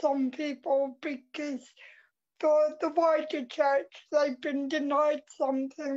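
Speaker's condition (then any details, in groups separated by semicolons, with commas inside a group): Cerebral palsy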